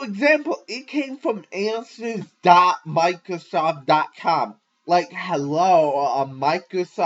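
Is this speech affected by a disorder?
Yes: cerebral palsy.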